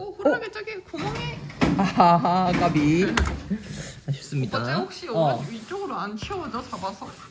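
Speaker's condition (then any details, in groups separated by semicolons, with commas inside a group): No condition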